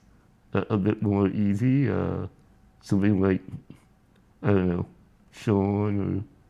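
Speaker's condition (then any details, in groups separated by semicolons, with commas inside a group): Spinal muscular atrophy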